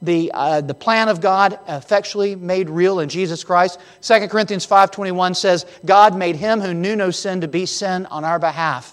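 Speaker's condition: No condition

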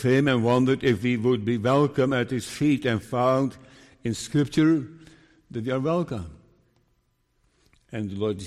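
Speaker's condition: Parkinson's disease; room for more medication if needed

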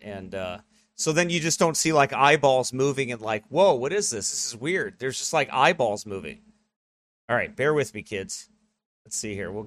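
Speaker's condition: No condition

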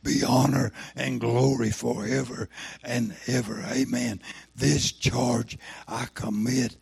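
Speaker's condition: Throat cancer, lost vocal cord

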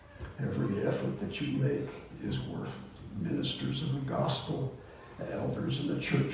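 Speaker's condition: Voice disorder; not contagious

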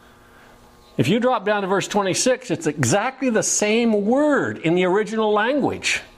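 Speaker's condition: No condition

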